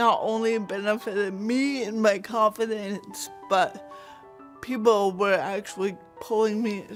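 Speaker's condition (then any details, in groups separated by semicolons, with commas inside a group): Cerebral palsy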